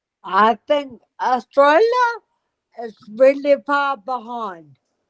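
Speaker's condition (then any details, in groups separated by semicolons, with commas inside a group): Multiple system atrophy; speech changes among early symptoms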